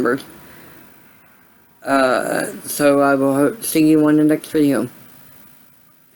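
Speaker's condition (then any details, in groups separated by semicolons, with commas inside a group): Cerebral palsy; voice sound affected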